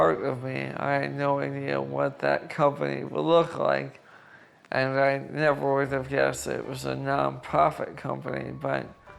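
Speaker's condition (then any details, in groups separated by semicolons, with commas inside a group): ALS; onset with upper body and upper chest spasms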